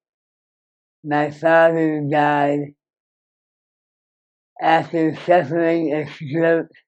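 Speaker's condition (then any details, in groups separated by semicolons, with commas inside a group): Moebius syndrome; severe nerve damage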